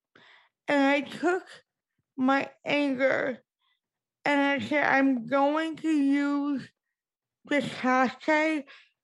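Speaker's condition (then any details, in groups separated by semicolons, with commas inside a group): Cerebral palsy; speaks concisely and quickly to hold listeners' attention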